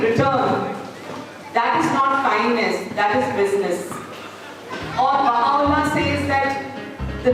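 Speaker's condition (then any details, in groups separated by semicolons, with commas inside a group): No condition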